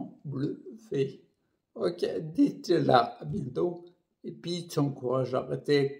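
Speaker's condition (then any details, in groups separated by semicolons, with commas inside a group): Primary progressive multiple sclerosis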